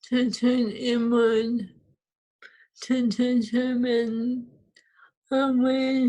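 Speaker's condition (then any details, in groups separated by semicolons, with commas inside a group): ALS; swallowing lost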